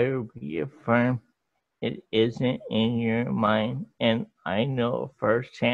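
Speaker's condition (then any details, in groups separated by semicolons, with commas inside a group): ALS; hard time speaking, speech obviously affected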